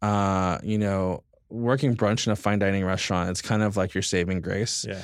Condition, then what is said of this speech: No condition.